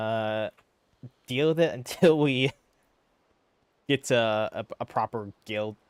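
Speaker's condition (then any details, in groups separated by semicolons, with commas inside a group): No condition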